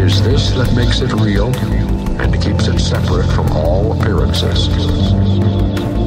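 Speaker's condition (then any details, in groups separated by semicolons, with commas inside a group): No condition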